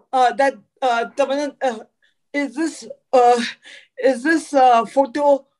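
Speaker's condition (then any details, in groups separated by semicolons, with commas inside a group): Cerebral palsy; from birth; could not talk in early life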